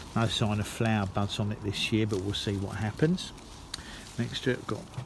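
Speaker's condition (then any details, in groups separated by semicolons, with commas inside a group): No condition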